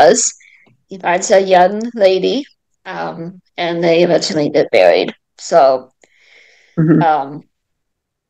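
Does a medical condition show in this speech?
Yes: mild cerebral palsy; mild cerebral palsy, left side, throat speech surgery; speech affected, throat surgery improved clarity, fully understandable.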